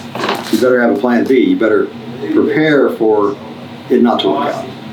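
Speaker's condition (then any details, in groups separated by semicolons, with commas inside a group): No condition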